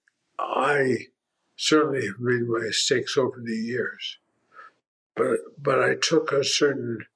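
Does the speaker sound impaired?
Yes: primary lateral sclerosis, mild; upper motor neuron, asymmetric left side, two cervical laminectomies, ALS clinic care; progressive disability, doing voice exercises, can still transfer, possible pseudobulbar affect; mild dysarthria, afternoon voice fatigue for 3-4 years, voice worsening, starting difficulty swallowing liquids.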